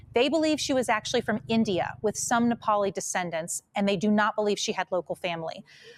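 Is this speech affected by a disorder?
No.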